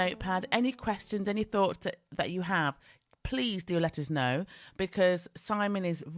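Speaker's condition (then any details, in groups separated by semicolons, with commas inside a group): No condition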